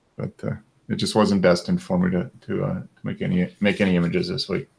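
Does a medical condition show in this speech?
No.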